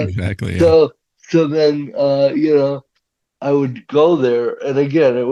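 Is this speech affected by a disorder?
Yes: cerebral palsy.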